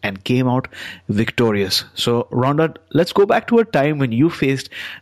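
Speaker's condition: No condition

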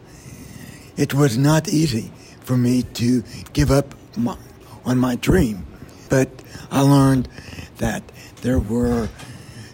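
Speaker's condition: Vocal cord damage; speech and language returned

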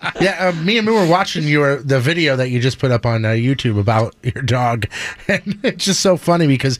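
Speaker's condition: No condition

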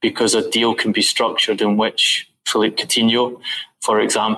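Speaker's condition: No condition

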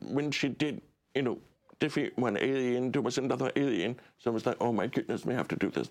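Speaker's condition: Deaf; deafness, cochlear implant on side of head, once damaged by water and repaired; relies on subtitles rather than audio

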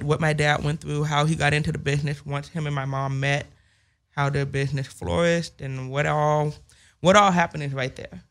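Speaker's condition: Hearing loss with speech impediment; only comfortable speaking within last year or so

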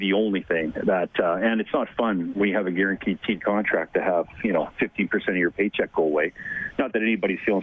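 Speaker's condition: No condition

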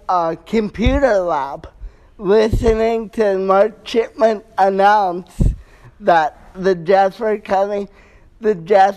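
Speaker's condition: Cerebral palsy; wheelchair since childhood

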